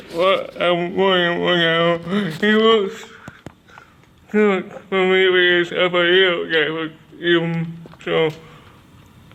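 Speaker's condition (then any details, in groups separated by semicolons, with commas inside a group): Cerebral palsy; body affected; speech disability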